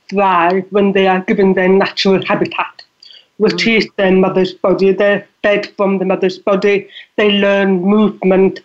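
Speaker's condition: Deafness; relies on lip reading; deafness audible in voice

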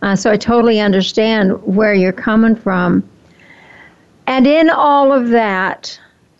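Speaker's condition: No condition

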